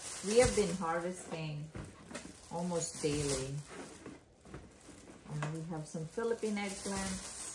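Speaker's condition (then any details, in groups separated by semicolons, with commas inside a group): No condition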